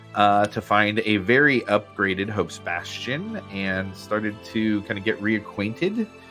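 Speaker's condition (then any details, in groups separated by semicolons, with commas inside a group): No condition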